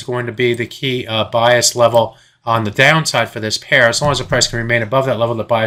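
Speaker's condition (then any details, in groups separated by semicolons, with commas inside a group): No condition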